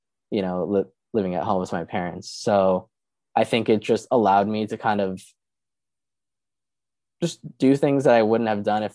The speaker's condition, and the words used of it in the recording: Stuttering. I mean, that's been like my whole life up to this point, pretty much, is just trying to not stutter at all costs.